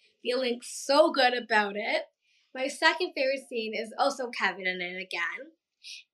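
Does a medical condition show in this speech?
Yes: Down syndrome; past speech therapy, therapist helped connect with thoughts, open heart surgery at 19, stopped singing and vocal coaching afterwards.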